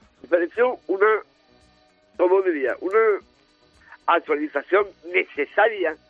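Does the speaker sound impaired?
Yes: Down syndrome.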